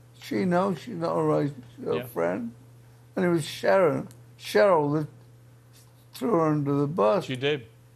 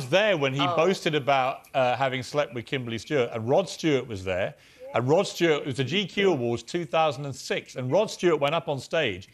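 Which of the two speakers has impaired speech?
The first: Parkinson's; controlled by medication.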